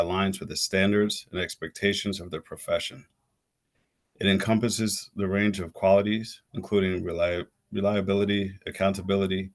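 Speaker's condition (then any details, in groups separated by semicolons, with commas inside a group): No condition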